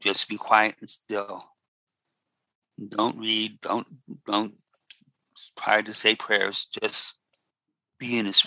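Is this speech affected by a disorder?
Yes: expressive aphasia; caused by second stroke, left-side paralysis and unable to talk at onset, 21 days at Kaiser; can still play cello, paint and write.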